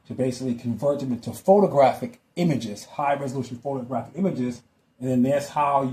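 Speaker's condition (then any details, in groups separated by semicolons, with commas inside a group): No condition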